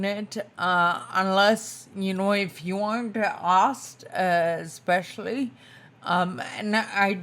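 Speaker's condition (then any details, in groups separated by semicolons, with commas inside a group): Spinocerebellar ataxia type 2, SCA2; tongue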